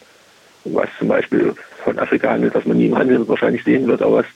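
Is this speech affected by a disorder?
No.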